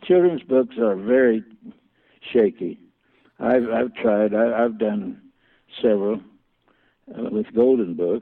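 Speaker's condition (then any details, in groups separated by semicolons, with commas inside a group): Parkinson's; slowly progressive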